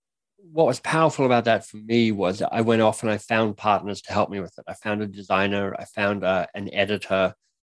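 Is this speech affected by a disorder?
Yes: cleft lip and palate; surgery as a child; speech impediment.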